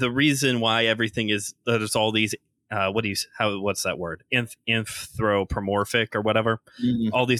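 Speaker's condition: No condition

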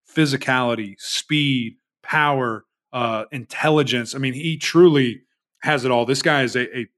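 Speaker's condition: No condition

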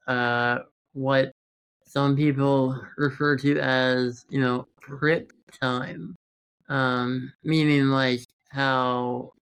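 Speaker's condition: Congenital muscular dystrophy; present since birth

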